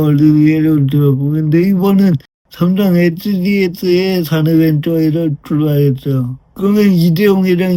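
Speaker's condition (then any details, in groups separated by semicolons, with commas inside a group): Brain lesion disability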